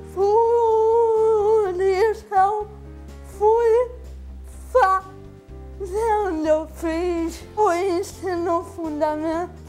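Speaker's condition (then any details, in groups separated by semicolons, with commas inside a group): Cerebral palsy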